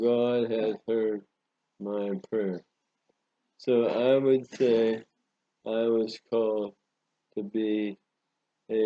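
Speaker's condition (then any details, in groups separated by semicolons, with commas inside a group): Parkinson's disease; about 12 years since onset, worsening for five years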